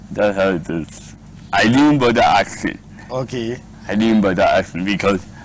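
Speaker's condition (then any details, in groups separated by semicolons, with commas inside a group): Cerebral palsy; diagnosed in adulthood; past speech therapy, speech now quite clear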